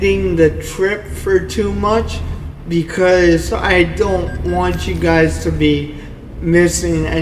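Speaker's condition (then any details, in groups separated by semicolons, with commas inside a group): Cerebral palsy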